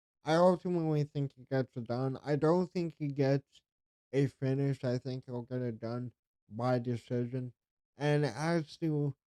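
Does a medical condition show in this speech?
Yes: cerebral palsy.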